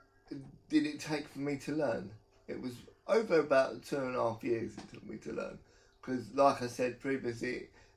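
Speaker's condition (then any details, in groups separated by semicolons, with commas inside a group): Cerebral palsy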